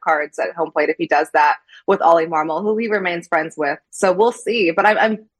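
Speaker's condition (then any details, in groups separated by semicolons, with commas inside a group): No condition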